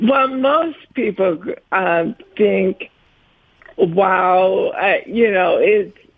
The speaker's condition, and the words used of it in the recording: ALS (motor neuron disease). We went over 15 minutes, and I think you were just fine.